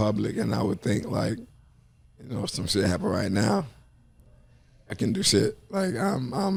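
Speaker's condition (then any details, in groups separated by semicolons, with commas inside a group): ALS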